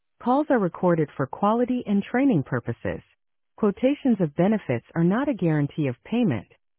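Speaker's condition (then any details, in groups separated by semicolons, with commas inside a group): No condition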